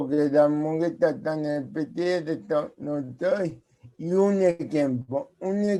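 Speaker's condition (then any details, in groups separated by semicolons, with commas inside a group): Cerebral palsy; present since birth; speaks as if with potato in mouth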